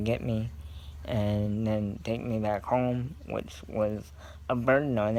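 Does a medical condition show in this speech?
Yes: cerebral palsy; scoliosis.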